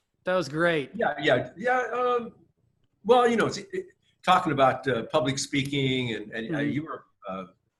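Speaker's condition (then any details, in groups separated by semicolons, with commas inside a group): No condition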